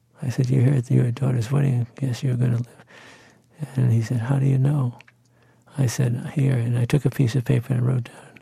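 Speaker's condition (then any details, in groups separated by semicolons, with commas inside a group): Parkinson's disease; voice once decent, now fuzzy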